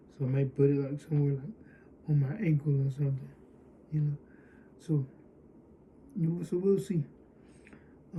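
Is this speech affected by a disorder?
Yes: cerebral palsy; speaking possibly affected.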